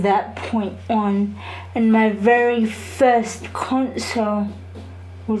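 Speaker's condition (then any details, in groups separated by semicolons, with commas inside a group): Cerebral palsy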